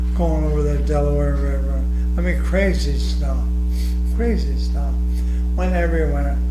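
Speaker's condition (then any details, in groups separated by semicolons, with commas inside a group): ALS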